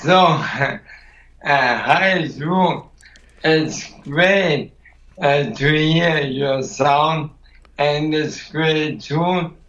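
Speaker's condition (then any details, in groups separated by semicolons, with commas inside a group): ALS; progressive muscle weakness first noticed doing push-ups, initially blamed on accident; weight loss, falls, trouble using hands and arms, can no longer write; sounds drunk to strangers, voice weakened and more bubbling since Camino, wife Steffi helps explain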